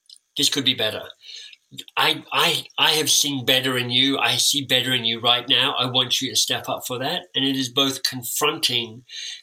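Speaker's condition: Cleft lip and palate; orthodontic treatment

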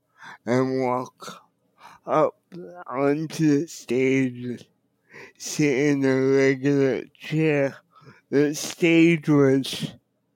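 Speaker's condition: Cerebral palsy; wheelchair user

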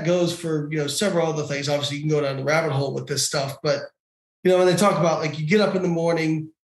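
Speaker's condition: No condition

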